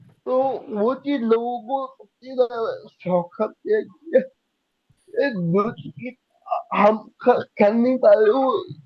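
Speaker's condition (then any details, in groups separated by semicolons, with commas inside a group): Cerebral palsy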